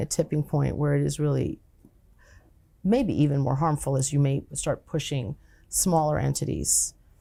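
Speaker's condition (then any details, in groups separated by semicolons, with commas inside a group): No condition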